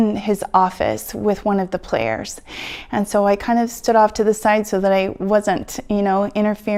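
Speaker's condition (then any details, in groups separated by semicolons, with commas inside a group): No condition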